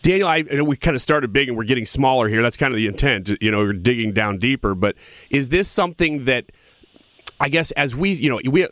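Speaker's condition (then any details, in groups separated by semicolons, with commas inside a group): No condition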